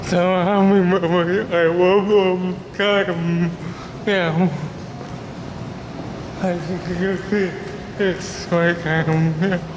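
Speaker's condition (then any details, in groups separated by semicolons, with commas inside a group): Cerebral palsy; body affected; speech disability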